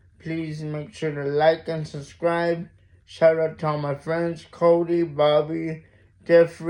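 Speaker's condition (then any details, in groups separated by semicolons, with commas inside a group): Mild cerebral palsy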